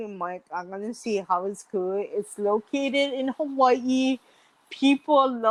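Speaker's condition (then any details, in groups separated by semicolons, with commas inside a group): Mild cerebral palsy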